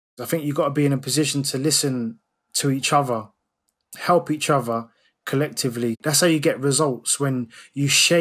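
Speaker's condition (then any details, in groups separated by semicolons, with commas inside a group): No condition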